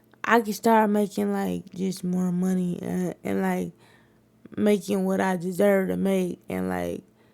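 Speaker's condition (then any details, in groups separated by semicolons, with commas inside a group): Cerebral palsy; wheelchair user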